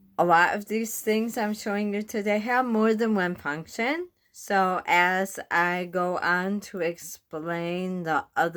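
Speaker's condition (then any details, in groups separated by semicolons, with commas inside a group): Bulbar onset ALS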